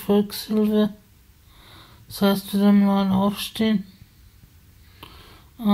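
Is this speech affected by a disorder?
Yes: spasticity from birth; multiple sclerosis.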